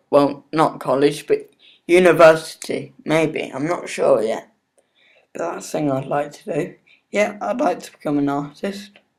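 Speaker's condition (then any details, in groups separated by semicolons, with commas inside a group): Cerebral palsy; not fully independent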